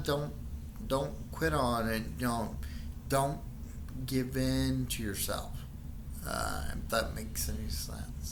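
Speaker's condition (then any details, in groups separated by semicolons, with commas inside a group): Friedreich's ataxia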